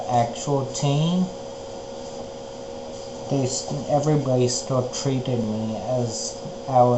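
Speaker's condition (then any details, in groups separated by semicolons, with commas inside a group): Spinocerebellar ataxia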